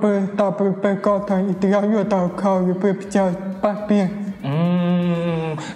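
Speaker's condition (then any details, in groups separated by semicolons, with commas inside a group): Hearing impairment; converses orally with host without interpreter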